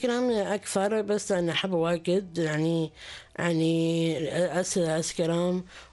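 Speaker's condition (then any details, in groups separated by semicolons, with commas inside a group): Down syndrome; host describes people with Down syndrome present as speaking clearly and confidently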